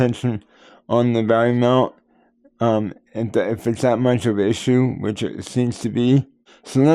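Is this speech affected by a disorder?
Yes: cerebral palsy; tends to mess up words.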